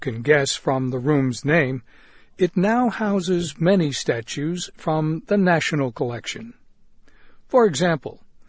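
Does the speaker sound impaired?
No.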